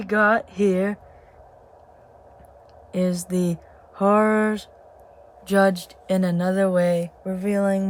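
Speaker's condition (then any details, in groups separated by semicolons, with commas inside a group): No condition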